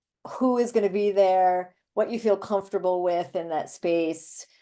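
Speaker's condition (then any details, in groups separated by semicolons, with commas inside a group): No condition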